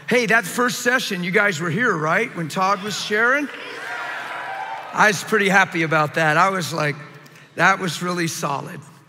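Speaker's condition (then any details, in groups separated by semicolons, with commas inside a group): No condition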